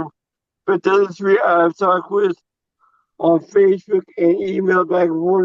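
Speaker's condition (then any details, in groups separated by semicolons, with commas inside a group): Cerebral palsy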